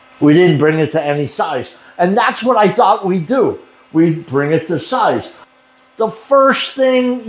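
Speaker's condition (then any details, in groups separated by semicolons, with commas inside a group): No condition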